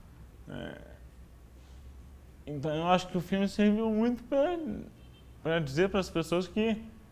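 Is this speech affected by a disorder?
Yes: cerebral palsy; affects motor coordination.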